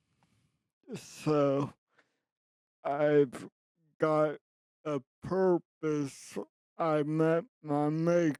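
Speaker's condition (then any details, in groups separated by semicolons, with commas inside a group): Traumatic brain injury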